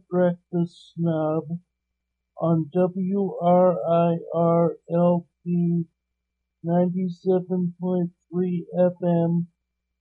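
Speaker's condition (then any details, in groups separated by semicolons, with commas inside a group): ALS, speech-generating device; confined to wheelchair, basically paralyzed; composes music using only one finger; computer assistance in singing and recording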